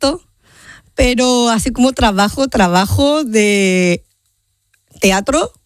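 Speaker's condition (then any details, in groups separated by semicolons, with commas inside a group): Down syndrome; genetic condition, from birth, age 30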